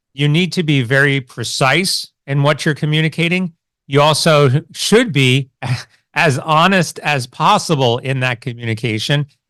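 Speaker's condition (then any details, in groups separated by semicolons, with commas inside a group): No condition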